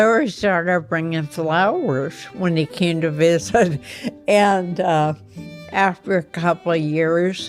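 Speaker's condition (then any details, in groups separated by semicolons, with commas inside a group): Ataxia; speaking problems over last couple of years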